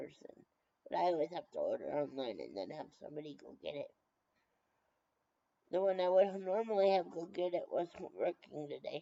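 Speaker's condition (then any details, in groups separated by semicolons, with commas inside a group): Brain injury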